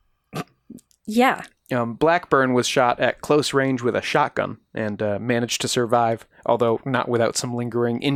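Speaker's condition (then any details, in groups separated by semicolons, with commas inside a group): No condition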